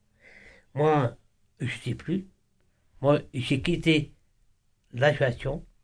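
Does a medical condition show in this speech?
Yes: Down syndrome; congenital trisomy 21, present from birth, slower to learn and understand.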